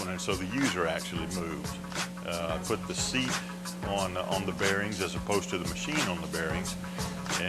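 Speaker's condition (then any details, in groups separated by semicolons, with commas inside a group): No condition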